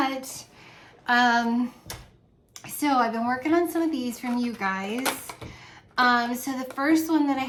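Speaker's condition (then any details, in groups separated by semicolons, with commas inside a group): No condition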